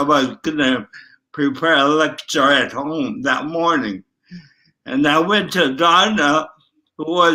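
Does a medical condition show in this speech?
Yes: traumatic brain injury, ataxic.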